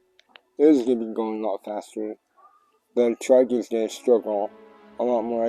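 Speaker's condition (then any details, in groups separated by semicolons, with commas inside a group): Cerebral palsy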